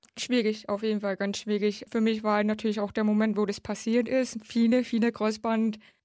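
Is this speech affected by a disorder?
Yes: hard of hearing since birth; congenital severe hearing loss, left cochlear implant since age nine.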